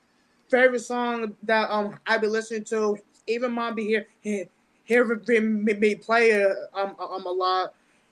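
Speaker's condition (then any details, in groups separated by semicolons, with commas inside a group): Stutter; mild speech impediment with stuttering since about age 10, autism spectrum, intellectual learning disability from birth; fears certain words coming out, avoids long talking on stage, expresses self differently; repeated sounds, prolonged sounds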